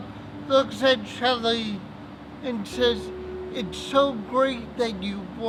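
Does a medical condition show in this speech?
Yes: cerebral palsy.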